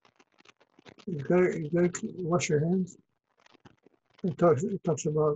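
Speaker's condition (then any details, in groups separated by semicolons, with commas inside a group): Parkinson's disease; believed environmental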